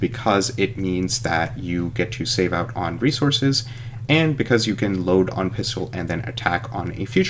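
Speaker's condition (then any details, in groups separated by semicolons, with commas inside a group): No condition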